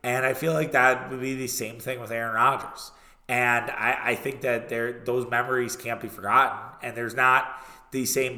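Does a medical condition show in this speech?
No.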